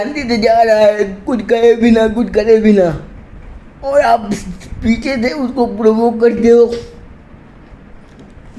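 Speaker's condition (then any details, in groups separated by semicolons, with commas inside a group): Cerebral palsy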